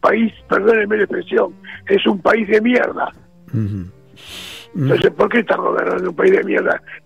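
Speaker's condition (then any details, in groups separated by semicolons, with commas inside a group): Throat cancer, vocal cords removed; vocal cords surgically cut; about a year and a half since surgery, recovering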